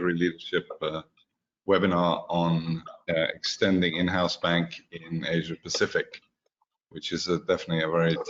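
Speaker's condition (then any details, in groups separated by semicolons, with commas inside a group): No condition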